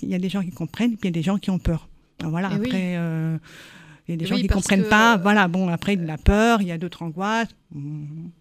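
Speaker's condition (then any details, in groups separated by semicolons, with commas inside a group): Born deaf; congenital deafness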